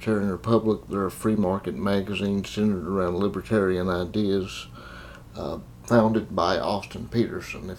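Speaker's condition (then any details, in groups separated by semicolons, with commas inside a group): Cerebral palsy; congenital cerebral palsy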